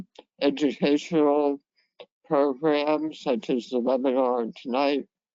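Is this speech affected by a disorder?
Yes: head and neck cancer; severe dysphagia.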